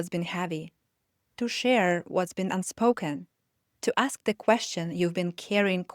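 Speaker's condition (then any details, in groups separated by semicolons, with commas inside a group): No condition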